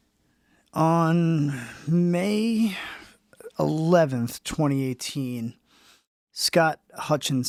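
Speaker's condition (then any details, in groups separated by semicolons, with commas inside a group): No condition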